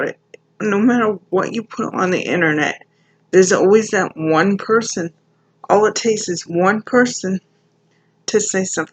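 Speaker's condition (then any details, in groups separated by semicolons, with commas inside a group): Cerebral palsy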